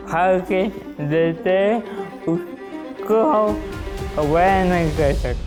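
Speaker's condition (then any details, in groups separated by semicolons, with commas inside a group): Wilson's disease; onset at age 16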